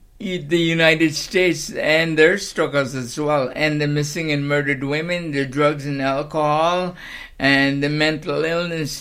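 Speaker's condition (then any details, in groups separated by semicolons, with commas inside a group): Cerebral palsy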